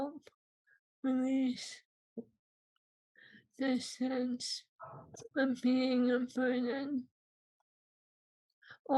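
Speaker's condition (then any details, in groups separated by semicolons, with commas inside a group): ALS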